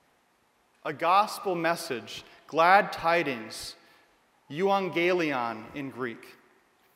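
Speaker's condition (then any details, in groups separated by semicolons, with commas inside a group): No condition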